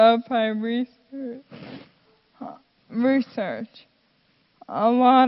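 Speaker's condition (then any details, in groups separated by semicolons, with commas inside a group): Friedreich's ataxia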